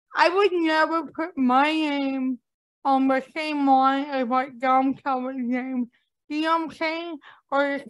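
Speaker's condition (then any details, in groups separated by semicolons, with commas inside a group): Cerebral palsy; impaired speech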